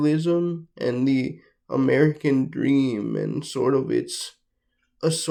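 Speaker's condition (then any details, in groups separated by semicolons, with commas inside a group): Cerebral palsy, mixed, mild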